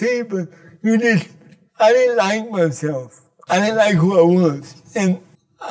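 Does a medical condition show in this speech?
Yes: cerebral palsy; from birth.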